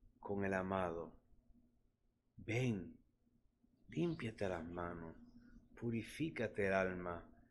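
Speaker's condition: No condition

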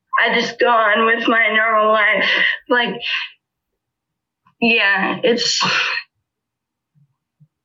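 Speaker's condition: Spastic cerebral palsy; still uses walker, muscles get tight

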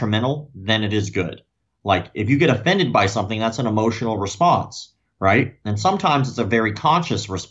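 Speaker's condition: Cleft lip and palate; congenital

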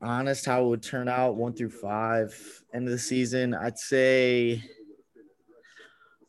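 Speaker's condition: No condition

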